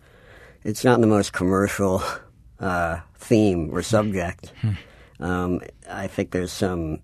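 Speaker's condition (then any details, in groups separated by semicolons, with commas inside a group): Cleft palate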